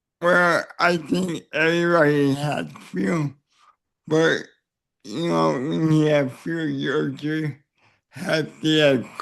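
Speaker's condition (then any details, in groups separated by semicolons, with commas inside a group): Cerebral palsy; neck surgery went badly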